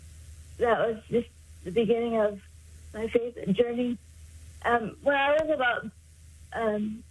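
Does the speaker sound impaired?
Yes: cerebral palsy; congenital, caused by lack of oxygen to brain at birth, born about 3 months early, daily physical therapy in school.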